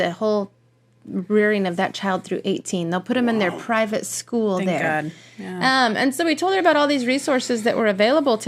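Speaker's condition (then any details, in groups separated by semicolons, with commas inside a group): No condition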